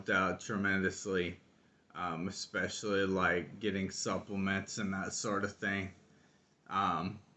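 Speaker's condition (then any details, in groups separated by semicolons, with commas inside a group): ALS; about 19 months since diagnosis, needs bathroom help; very slow voice, slowing a lot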